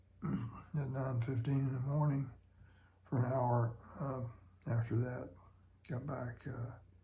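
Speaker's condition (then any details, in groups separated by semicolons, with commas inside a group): Parkinson's disease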